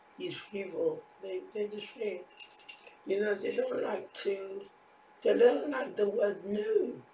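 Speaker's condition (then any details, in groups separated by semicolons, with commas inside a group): Facial palsy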